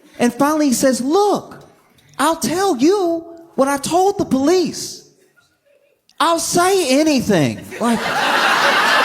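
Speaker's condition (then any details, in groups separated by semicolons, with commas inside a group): No condition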